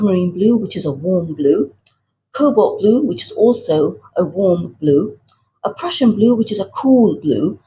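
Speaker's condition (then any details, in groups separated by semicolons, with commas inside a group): No condition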